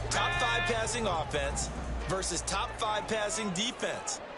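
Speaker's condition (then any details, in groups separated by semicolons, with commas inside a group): No condition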